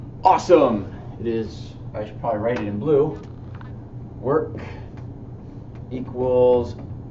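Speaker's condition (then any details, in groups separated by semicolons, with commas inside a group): No condition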